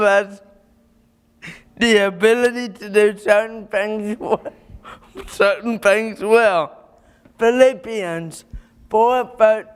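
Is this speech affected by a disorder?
Yes: cerebral palsy.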